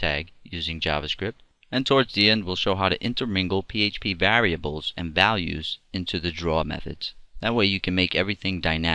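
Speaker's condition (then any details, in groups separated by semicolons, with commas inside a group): No condition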